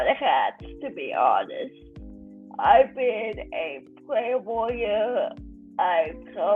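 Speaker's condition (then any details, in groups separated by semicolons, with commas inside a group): Cerebral palsy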